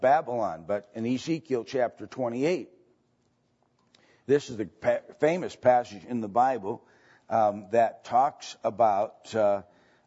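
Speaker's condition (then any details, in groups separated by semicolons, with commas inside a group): No condition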